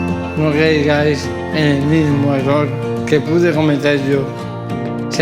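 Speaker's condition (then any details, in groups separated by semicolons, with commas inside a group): Amyotrophic lateral sclerosis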